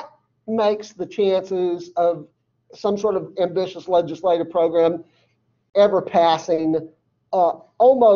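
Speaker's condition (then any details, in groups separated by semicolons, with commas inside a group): No condition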